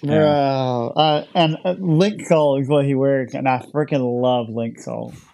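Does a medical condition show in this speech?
Yes: cleft lip and palate; born in Ukraine.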